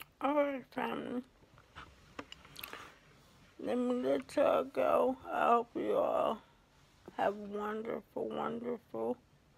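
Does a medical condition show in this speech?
Yes: ALS; affects hands.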